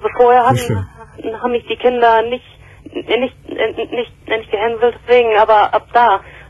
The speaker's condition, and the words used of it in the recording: Stuttering. Ich stottere schon, seit ich klein bin.